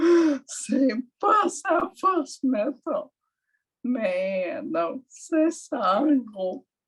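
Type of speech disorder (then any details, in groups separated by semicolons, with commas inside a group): Mild dysarthria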